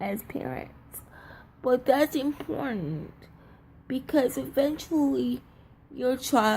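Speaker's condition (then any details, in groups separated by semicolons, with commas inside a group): Cerebral palsy, triplegia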